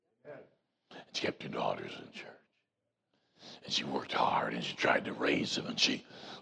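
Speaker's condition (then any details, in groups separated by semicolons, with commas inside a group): Voice box removal needed; prior chemo and radiation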